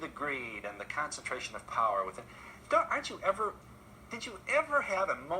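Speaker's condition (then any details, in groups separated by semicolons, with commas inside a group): No condition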